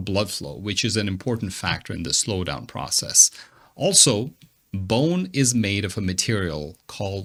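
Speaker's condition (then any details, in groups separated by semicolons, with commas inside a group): No condition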